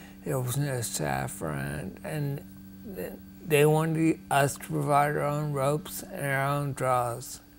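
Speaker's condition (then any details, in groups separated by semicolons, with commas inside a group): Ataxia; rare, progressive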